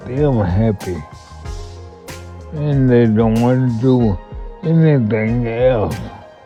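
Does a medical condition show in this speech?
Yes: multiple sclerosis.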